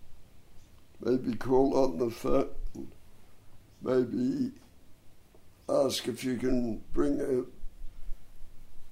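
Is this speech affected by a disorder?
Yes: dystonia and cerebral palsy; cerebral palsy from birth in right arm.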